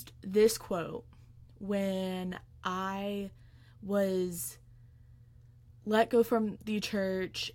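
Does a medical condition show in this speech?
Yes: stuttering; fear of speaking in front of groups, school accommodations for presenting projects, found national stuttering association; many fears about speaking; here prolonged sounds, blocks.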